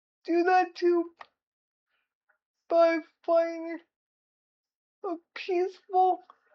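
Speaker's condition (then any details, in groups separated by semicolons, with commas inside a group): Cerebral palsy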